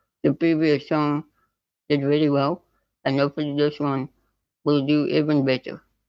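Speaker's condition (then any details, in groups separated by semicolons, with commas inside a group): Spinal muscular atrophy type 2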